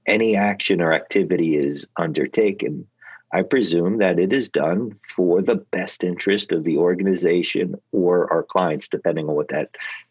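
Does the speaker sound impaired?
No.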